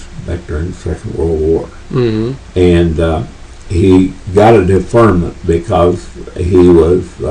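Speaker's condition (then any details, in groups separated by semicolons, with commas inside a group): Parkinson's; tremors as early symptom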